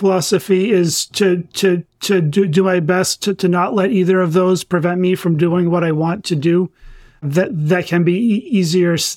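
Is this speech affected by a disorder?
Yes: stuttering; stuttering since childhood, varying severity, relatively fluent at times, exercise and good diet help; currently at a low point in stuttering; feels like brain outrunning, speaking fast worsens it, effortful, tension in throat and chest blocks talking; here repeated sounds, prolonged sounds.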